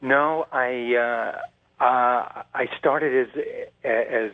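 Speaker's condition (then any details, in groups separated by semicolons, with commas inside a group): Stammering; severe stammer, onset in early childhood; stammered very badly since early childhood, speech impediment into adulthood; repeated sounds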